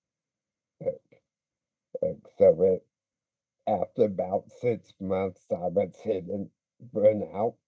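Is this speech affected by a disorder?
Yes: speech impediment; pretty good speaker when comfortable.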